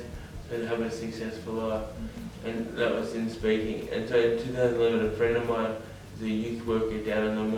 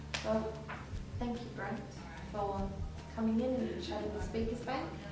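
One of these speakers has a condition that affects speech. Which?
The first: brain injury; acquired, fall from height; about 13 years since injury, lives independently, early wheelchair.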